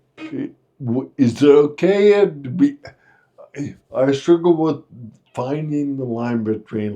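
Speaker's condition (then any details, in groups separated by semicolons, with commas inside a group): Friedreich's ataxia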